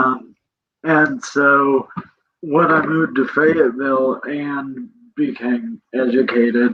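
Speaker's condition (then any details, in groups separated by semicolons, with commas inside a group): Cerebral palsy; present from birth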